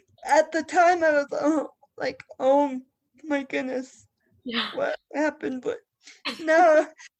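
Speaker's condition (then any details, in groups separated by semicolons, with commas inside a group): Cerebral palsy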